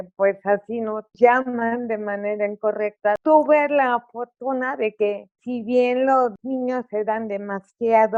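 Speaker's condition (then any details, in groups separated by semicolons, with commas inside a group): Cerebral palsy; articulation affected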